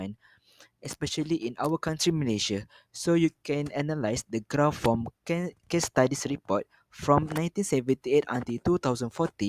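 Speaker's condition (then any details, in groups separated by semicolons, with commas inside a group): No condition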